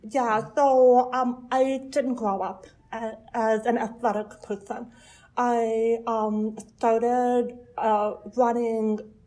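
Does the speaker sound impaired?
Yes: deafness; hearing impaired.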